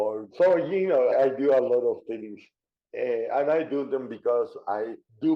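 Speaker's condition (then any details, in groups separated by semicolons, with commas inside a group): Cerebral palsy; diagnosed in childhood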